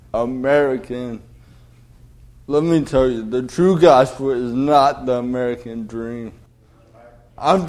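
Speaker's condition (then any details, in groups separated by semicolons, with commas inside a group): Cerebral palsy; delayed development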